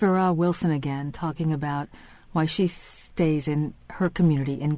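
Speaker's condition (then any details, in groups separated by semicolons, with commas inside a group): No condition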